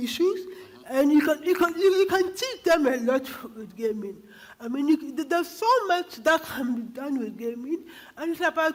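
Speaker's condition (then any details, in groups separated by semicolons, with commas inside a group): Cerebral palsy; diagnosed by brain scan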